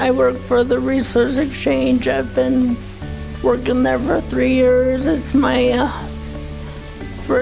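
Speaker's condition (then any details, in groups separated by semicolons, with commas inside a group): Cerebral palsy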